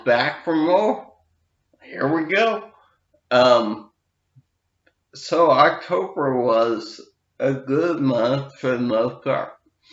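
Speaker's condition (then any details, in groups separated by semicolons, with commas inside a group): Brain injury with dysarthria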